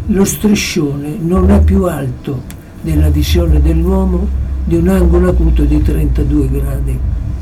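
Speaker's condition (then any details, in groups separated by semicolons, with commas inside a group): Parkinson's disease; approaching final stage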